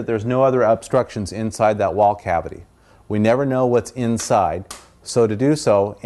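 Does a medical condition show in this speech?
No.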